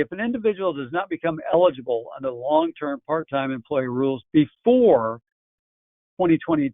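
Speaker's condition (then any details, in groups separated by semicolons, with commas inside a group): No condition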